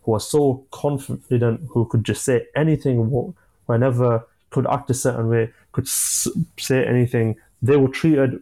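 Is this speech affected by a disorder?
Yes: stammering; stammer since childhood, early NHS speech and language therapy in group with others who stammer, told could never speak fluently; not a fluent speaker, openly admits stammer; here repeated sounds, prolonged sounds.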